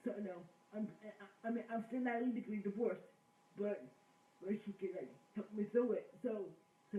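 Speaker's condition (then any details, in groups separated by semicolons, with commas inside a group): Cerebral palsy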